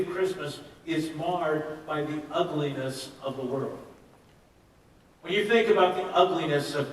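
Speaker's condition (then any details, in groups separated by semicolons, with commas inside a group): No condition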